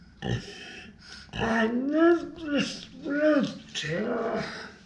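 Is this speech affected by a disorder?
Yes: brain injury.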